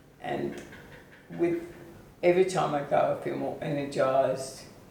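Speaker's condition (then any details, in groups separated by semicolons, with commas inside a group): ALS/MND; onset foot drop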